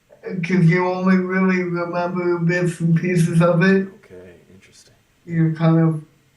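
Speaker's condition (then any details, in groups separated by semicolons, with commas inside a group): Cerebral palsy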